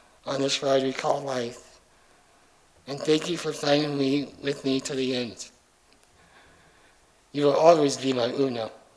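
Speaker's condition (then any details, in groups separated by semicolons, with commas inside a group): ALS; familial form; affects vocal cords, slowly losing ability to communicate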